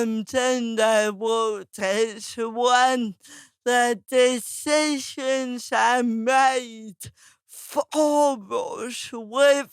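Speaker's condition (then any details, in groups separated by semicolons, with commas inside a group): Cerebral palsy; therapy stopped at 18; speech therapy as child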